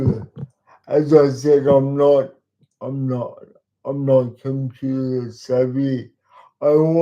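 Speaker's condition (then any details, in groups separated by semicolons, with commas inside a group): Cerebral palsy; talks slowly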